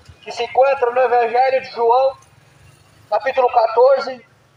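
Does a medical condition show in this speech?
No.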